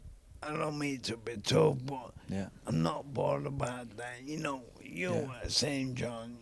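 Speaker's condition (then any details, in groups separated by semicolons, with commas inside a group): ALS; young onset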